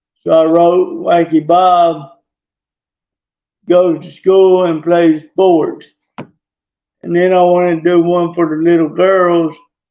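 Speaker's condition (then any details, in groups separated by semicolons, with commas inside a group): Traumatic brain injury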